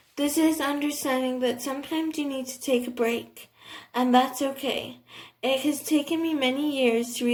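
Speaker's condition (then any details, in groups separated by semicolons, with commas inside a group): Cerebral palsy, athetoid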